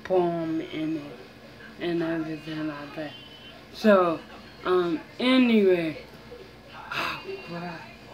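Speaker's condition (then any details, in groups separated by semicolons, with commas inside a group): Mild cerebral palsy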